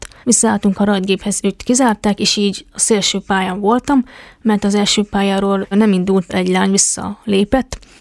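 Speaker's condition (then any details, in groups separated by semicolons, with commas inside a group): Deafness; congenital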